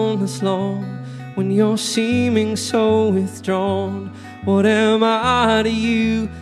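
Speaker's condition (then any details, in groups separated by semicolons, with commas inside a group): No condition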